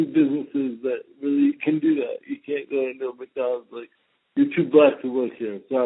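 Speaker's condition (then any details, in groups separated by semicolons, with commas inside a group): Cerebral palsy; present since birth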